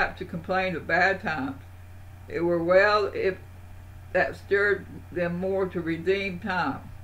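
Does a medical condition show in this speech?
Yes: Parkinson's.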